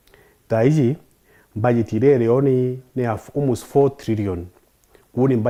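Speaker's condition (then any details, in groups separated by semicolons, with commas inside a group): No condition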